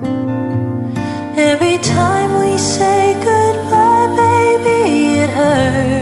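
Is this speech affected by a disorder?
No.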